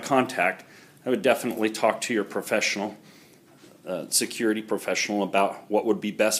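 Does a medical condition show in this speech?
No.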